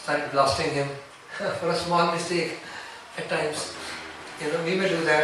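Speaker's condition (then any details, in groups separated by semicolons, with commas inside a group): No condition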